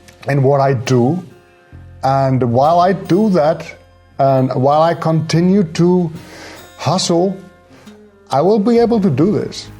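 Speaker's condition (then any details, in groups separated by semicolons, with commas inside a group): No condition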